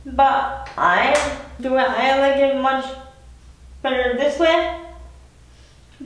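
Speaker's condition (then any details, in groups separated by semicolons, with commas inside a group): Cerebral palsy; spastic quadriplegic, from birth, motorized wheelchair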